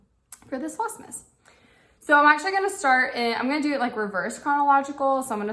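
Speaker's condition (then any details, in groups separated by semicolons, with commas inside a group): No condition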